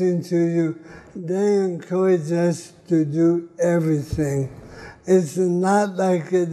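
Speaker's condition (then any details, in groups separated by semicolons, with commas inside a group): ALS (Lou Gehrig's disease)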